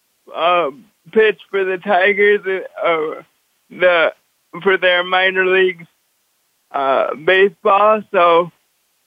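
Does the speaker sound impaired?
Yes: cerebral palsy; brain cannot reliably direct muscles, walks with walker, must consciously control every movement including holding head up.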